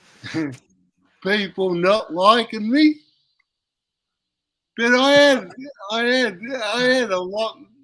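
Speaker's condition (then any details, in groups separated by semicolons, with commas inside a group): Cerebral palsy; uses wheelchair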